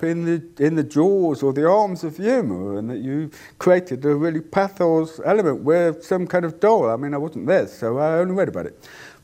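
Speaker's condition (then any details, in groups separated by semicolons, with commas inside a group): Deafness; cannot hear own voice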